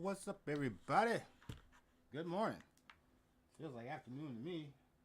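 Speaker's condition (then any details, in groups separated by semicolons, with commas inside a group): No condition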